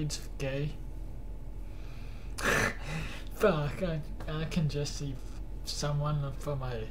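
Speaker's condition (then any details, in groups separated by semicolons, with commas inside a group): Cerebral palsy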